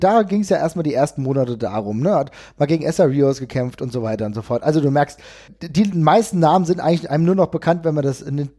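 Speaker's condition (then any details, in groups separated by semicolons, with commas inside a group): No condition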